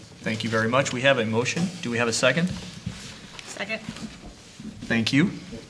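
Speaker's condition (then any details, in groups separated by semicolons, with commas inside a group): No condition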